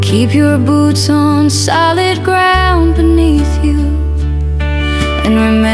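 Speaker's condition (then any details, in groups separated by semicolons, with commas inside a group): No condition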